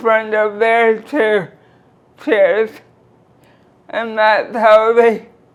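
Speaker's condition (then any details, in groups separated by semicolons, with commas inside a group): Cerebral palsy; present from birth, affects hands and whole arms; 46 years, lifelong; speech hard to understand, comprehension unaffected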